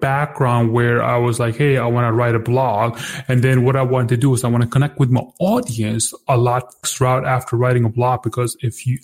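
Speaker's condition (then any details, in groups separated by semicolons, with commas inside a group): No condition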